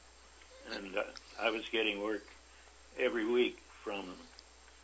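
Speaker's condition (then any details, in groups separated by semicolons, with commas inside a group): Parkinson's disease; about 25 years since onset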